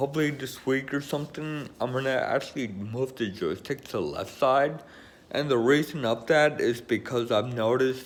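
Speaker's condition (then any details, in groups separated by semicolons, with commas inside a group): Friedreich's ataxia; electric wheelchair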